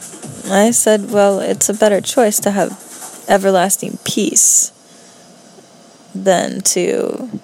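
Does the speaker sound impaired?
No.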